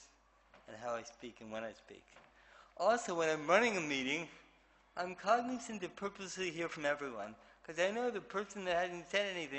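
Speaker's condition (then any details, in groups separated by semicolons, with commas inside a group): Cerebral palsy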